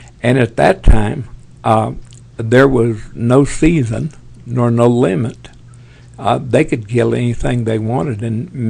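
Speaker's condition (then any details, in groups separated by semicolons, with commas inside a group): Parkinson's; tremors as early symptom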